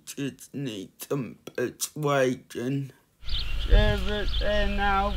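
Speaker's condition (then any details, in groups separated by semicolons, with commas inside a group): Cerebral palsy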